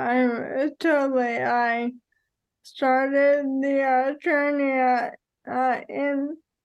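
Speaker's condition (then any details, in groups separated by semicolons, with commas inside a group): ALS; onset with a finger not working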